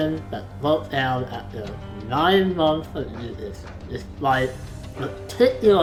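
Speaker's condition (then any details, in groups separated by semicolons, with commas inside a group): Facial palsy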